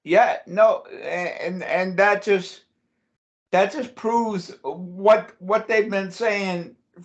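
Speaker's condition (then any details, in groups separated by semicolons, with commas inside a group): Cerebral palsy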